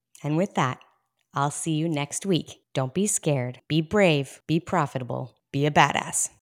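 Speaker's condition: No condition

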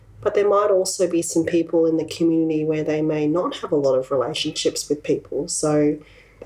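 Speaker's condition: No condition

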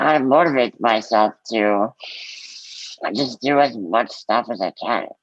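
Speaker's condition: Muscular dystrophy; floppy hands and feet

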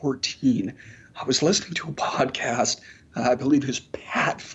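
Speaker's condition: Spasmodic dysphonia; voice changes began about 10 years ago, progressively worse over following year, many doctors missed diagnosis; slightly better over 10 years, can manipulate certain words and vocal cords to produce sound; vocal cords break open when speaking, breathy on certain syllables, can still communicate and be heard

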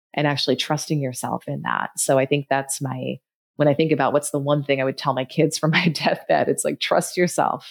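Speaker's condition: No condition

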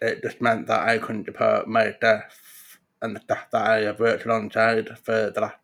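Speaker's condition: Profound deafness; no hearing

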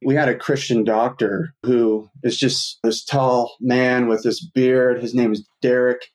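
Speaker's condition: No condition

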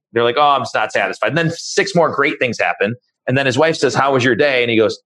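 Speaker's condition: No condition

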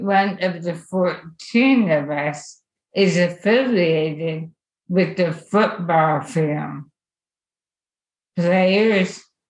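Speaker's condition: ALS; sporadic, onset with wrist weakness and reduced grip, odd EMG read as carpal tunnel, widespread twitching; voice changed, can no longer sing or perform, voice banked

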